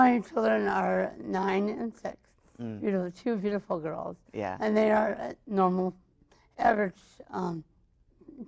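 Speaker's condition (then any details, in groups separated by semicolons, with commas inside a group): Mild cerebral palsy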